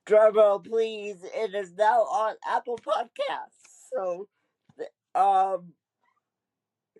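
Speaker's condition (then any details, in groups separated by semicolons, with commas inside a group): Cerebral palsy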